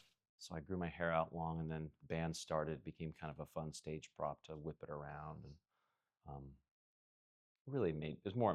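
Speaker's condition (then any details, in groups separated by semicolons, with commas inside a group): No condition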